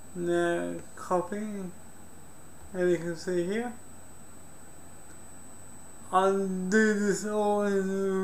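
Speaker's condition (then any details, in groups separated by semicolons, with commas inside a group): Cerebral palsy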